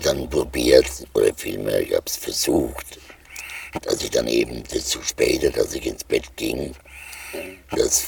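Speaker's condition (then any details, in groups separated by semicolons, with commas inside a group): Total laryngectomy, voice prosthesis (shunt valve) speech; total laryngectomy many years ago, large abscess over epiglottis and larynx, earlier emergency tracheotomy, no radiation; speaks via shunt valve, standard cannula failed to seal stoma, rehab speech therapy, swallowing fairly good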